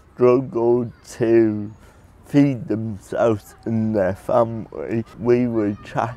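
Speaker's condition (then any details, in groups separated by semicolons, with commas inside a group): Cerebral palsy; predicted never to talk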